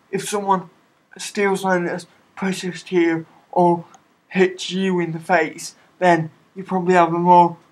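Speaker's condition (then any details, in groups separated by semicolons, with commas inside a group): Cerebral palsy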